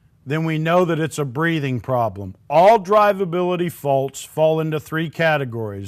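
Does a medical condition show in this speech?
No.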